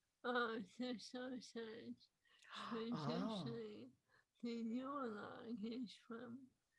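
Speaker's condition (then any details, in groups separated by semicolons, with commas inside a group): ALS; swallowing lost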